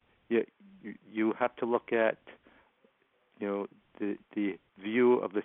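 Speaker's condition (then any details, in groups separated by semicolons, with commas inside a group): Stuttering; onset age 7, over 30 years of stuttering, once avoided saying name, phone calls, talking in class; still stutters sometimes, fear of stuttering no longer limits speaking; intermittent stuttering, stutters some times and not others; repeated sounds, repeated words, prolonged sounds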